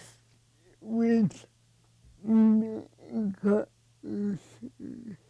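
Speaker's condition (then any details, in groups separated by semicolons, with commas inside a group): Cerebral palsy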